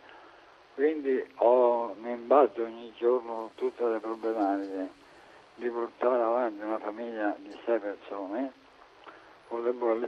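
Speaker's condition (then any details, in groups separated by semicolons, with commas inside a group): Amyotrophic lateral sclerosis; diagnosed after medical visits and diagnostic exams, diagnosis made quickly by 35-year-old researcher, currently 58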